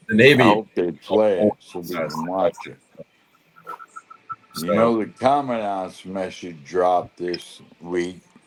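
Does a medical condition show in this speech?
Yes: lou Gehrig's disease (ALS).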